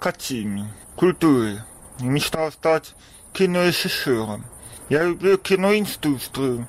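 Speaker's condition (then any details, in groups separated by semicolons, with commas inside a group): Deafness; congenital deafness, since birth, about 33 years, no hearing aid in childhood, attended school for deaf; hard of hearing, lip reads; able to speak despite poor hearing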